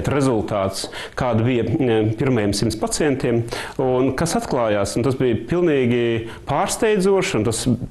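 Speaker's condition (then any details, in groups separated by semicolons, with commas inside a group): No condition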